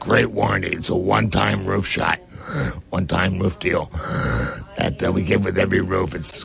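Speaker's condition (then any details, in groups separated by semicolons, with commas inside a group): Head and neck cancer; stage 4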